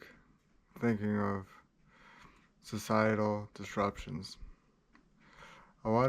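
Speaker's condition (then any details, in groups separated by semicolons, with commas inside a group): Cerebral palsy, spastic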